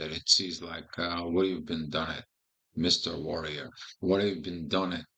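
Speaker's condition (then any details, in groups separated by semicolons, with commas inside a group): No condition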